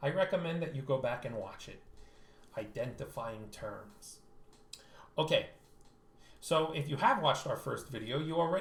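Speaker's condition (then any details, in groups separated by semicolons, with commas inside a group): No condition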